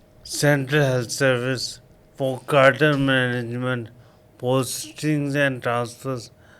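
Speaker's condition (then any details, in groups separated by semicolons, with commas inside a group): Coma after road accident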